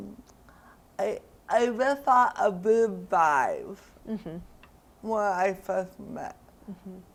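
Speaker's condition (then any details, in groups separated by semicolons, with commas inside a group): Cerebral palsy; diagnosed around age one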